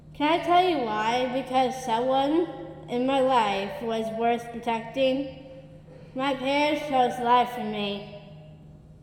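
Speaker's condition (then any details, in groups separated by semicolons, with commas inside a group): Down syndrome; present from birth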